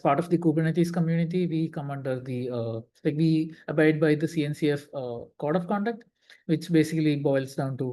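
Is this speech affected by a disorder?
No.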